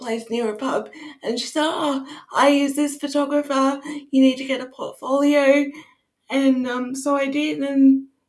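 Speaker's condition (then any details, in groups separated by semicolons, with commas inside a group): Cerebral palsy; wheelchair user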